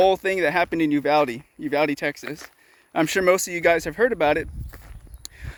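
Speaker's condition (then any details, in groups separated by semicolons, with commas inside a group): No condition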